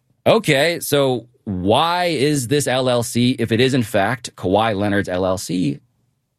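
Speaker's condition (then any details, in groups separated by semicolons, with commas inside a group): No condition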